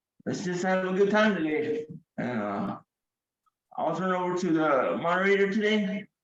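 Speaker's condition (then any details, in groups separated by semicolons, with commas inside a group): Cerebral palsy, severe; wheelchair user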